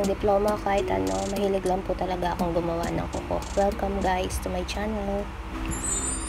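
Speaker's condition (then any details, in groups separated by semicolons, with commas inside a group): No condition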